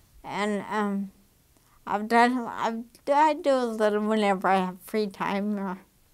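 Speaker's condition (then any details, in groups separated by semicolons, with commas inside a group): Damaged diaphragm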